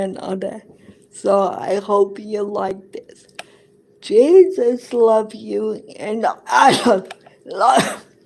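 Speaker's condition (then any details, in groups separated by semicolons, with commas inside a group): Cerebral palsy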